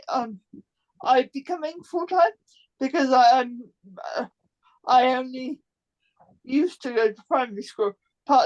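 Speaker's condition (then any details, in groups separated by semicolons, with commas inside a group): Cerebral palsy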